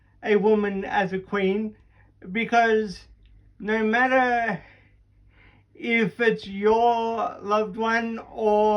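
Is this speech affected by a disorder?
Yes: cerebral palsy.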